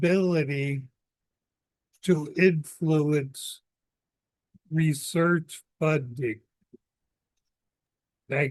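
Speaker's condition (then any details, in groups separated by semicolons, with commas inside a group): ALS; seventh year of disease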